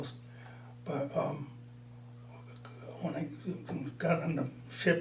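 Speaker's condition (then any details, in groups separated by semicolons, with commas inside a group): Parkinson's disease, mild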